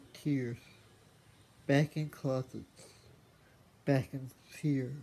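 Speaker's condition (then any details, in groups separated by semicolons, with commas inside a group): Athetoid cerebral palsy; speech, wheelchair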